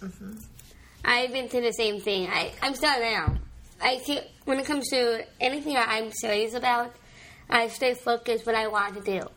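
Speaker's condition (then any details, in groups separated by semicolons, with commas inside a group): Down syndrome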